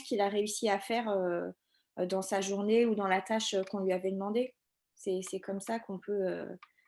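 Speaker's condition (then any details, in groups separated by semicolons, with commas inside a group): No condition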